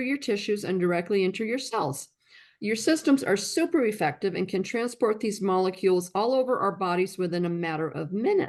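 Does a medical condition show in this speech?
No.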